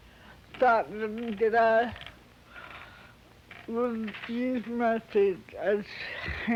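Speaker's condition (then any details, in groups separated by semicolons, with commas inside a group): Cerebral palsy; from birth, coordination only in feet; halting voice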